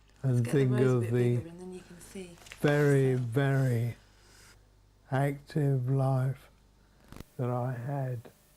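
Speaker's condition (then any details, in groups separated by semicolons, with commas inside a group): Motor neurone disease; uses wheelchair, needs transfer help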